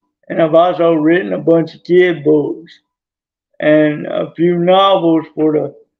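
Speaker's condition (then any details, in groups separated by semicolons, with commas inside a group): Traumatic brain injury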